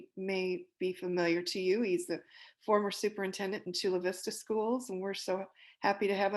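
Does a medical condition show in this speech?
No.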